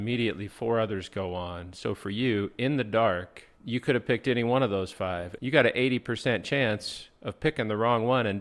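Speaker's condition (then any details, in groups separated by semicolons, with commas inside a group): No condition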